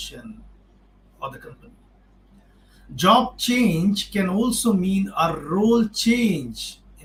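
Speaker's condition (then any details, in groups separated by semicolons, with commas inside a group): No condition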